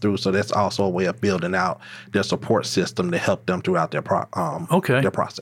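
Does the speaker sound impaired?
No.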